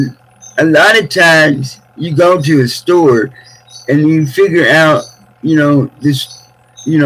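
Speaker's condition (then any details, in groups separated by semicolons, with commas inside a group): Cerebral palsy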